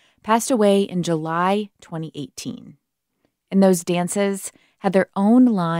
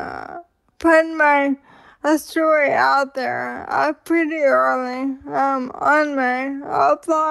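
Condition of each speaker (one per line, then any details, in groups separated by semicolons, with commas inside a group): No condition
ALS; diagnosed about seven years ago, progressive; slurred speech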